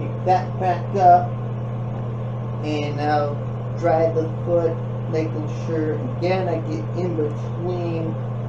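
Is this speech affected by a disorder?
Yes: cerebral palsy; affects feet and gait.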